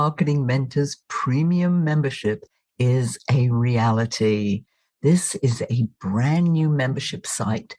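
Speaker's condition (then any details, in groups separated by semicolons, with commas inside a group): No condition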